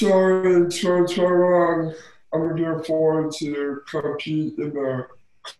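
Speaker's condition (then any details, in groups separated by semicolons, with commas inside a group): Down syndrome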